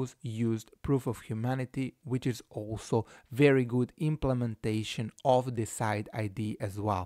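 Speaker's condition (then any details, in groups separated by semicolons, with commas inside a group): No condition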